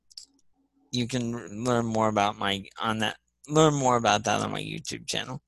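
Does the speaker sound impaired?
Yes: spastic cerebral palsy; physical and occupational therapy in childhood, multi-handicap class, once on 24 medications; off nearly all medications, smart drive wheelchair system with scroll wheel speed control.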